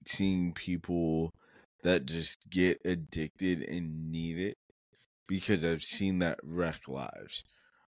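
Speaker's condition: Cerebral palsy; muscles needing relaxation, never tried marijuana for it

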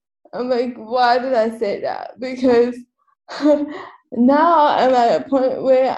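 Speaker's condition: Cerebral palsy; quadriplegic

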